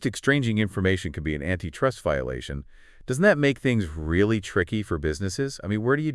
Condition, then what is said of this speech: No condition.